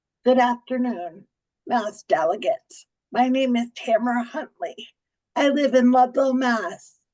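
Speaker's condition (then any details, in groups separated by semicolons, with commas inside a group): Cerebral palsy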